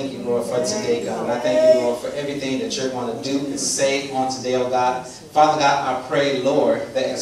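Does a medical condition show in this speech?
No.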